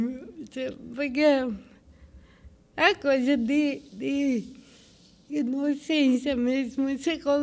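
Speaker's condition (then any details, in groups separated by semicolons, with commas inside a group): Cerebral palsy; from birth, medical negligence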